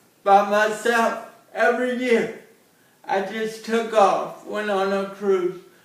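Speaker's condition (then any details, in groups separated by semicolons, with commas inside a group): Cerebral palsy; since birth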